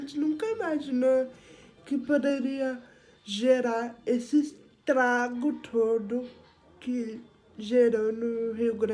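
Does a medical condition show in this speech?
Yes: cerebral palsy.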